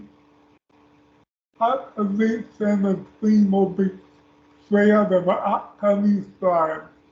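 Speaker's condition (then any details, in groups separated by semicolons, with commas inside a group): Speech impairment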